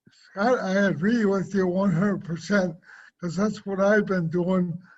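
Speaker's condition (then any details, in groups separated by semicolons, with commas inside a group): Cerebral palsy; affects speech and swallowing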